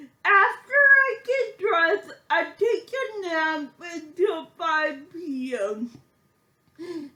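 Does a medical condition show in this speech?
Yes: cerebral palsy; shaky speech.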